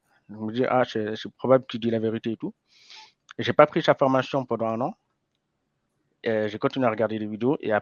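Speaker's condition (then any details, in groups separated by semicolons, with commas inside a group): Hearing impairment from birth; may get worse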